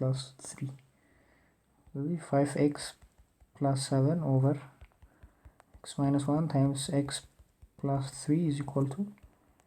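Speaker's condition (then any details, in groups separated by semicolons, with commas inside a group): No condition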